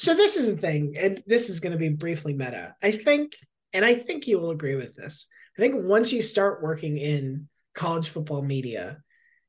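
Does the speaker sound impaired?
No.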